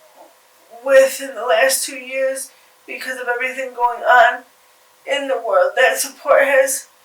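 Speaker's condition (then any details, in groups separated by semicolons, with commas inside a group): Cerebral palsy; from birth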